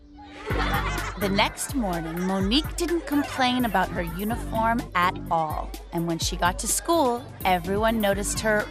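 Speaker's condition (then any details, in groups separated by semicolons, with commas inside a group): No condition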